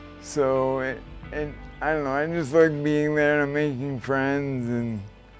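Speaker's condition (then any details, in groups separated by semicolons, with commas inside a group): Traumatic brain injury; head impact despite helmet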